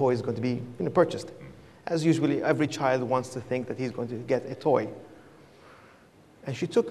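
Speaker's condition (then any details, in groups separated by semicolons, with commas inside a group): No condition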